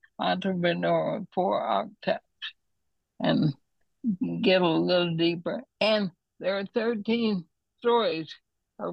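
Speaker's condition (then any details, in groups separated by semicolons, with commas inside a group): ALS; needs to sit when breathless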